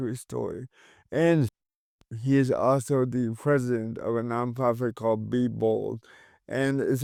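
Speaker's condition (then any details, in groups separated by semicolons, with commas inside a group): Cerebral palsy; caused by stroke at birth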